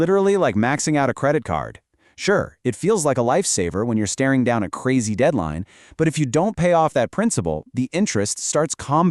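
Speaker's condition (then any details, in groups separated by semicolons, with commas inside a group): No condition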